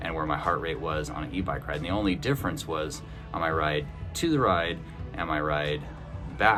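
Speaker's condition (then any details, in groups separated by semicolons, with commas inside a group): No condition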